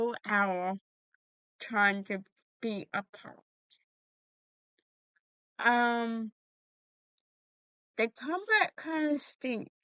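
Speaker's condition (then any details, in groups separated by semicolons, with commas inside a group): Cerebral palsy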